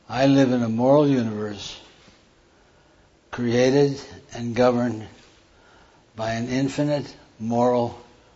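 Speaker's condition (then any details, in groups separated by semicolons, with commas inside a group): Parkinson's; Nebraska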